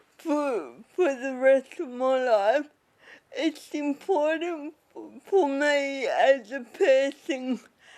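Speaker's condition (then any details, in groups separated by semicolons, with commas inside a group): Cerebral palsy; needs support workers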